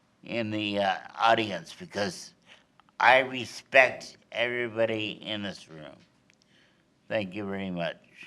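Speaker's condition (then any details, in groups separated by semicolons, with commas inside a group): Cerebral palsy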